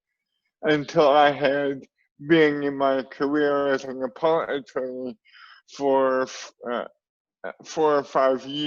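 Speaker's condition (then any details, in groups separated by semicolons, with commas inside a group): Cerebral palsy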